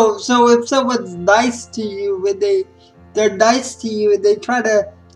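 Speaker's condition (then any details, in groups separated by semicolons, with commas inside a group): Spastic cerebral palsy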